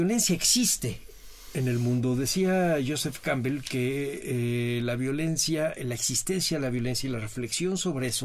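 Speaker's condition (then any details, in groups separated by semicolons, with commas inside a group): No condition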